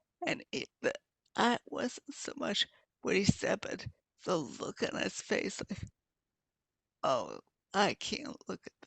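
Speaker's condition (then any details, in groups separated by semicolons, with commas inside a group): Multiple sclerosis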